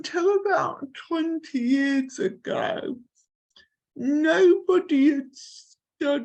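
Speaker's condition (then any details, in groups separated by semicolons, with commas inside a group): Cerebral palsy; from birth, affects limbs and neck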